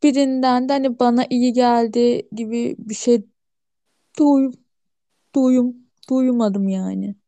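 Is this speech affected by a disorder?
Yes: stuttering; failed 10-15 day cure center in Turkey, tongue and jaw exercises, practiced speech modification; part-word and sound repetitions, frequent fillers e and hani; here repeated sounds, blocks.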